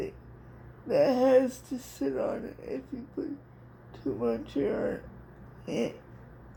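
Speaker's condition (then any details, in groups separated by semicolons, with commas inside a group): Cerebral palsy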